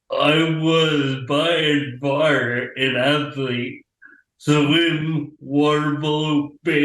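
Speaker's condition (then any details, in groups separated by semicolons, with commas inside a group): Traumatic brain injury; caused by accident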